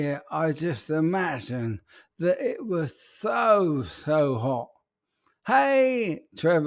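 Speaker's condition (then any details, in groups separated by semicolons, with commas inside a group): ALS; speech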